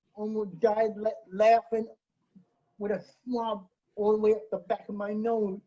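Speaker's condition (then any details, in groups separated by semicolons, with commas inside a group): Cerebral palsy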